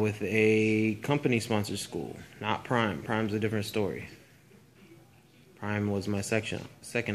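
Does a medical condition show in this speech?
No.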